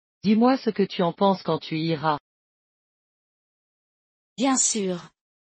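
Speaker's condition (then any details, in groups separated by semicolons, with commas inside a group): No condition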